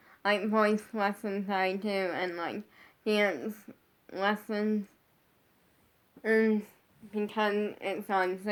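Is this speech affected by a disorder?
Yes: brain injury.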